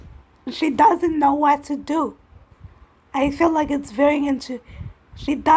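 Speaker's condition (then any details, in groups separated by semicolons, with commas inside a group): Cerebral palsy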